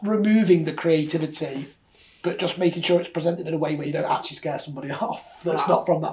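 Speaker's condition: No condition

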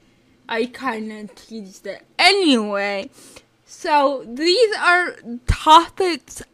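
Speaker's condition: Cerebral palsy; chronic illness and disability

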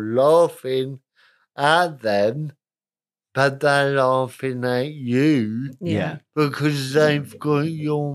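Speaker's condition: Cerebral palsy, spastic, moderate; talks a bit funny

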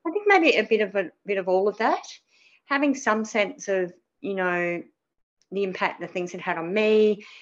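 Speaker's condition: Cleft palate; dental services

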